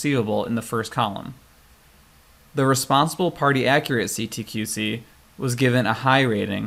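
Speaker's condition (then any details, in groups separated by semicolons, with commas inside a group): No condition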